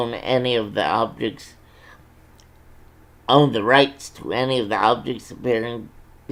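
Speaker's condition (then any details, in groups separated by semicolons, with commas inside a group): Cerebral palsy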